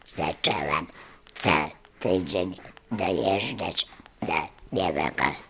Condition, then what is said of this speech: Laryngectomy. Jest też właśnie po laryngektomii i nauczyła się pięknie mówić.